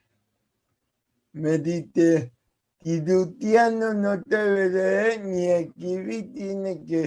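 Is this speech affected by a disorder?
Yes: cerebral palsy.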